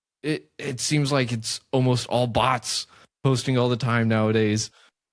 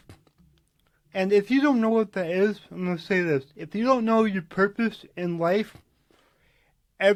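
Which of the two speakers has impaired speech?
The second: cerebral palsy; present from birth.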